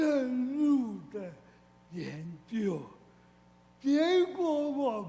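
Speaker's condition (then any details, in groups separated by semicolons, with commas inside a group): Cerebral palsy, severe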